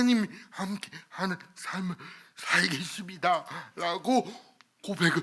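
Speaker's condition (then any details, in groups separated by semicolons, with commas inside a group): Cerebral palsy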